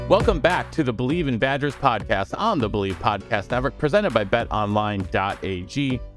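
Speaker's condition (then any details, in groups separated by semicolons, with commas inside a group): No condition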